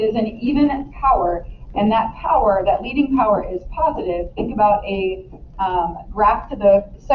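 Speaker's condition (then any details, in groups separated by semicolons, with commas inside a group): No condition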